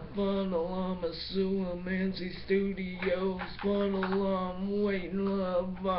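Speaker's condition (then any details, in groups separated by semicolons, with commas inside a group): Brain injury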